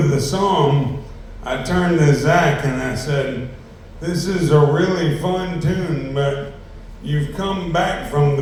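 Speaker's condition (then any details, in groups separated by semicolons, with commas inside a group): ALS; neurodegenerative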